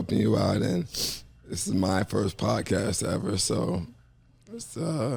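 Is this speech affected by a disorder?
Yes: ALS; upper motor neuron onset in upper body, tongue atrophy.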